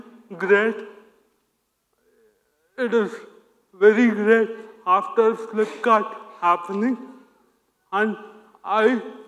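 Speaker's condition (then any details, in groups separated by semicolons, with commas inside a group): Cerebral palsy; hinders speech, sounds childlike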